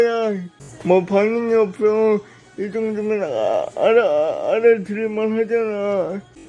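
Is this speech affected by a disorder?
Yes: brain lesion disability.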